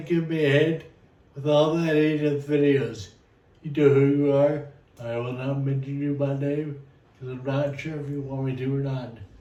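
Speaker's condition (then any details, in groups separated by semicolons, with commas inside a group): Friedreich's ataxia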